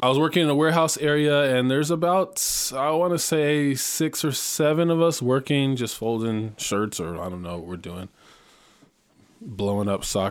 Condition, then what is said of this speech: None; typical speech.